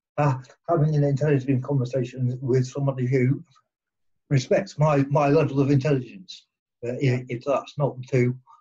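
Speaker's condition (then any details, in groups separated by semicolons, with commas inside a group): Cerebral palsy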